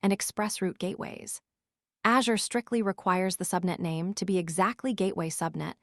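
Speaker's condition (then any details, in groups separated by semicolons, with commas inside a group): No condition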